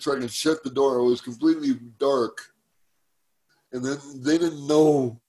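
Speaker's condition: Cerebral palsy; spastic type, uses wheelchair for mobility

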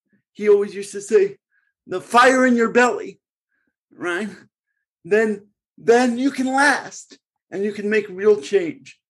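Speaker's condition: Cerebral palsy; segregated schooling

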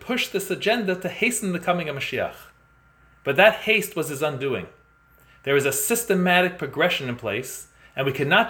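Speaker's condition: No condition

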